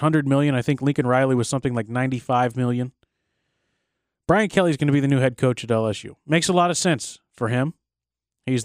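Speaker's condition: No condition

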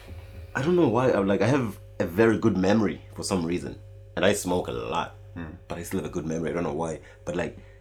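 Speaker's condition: No condition

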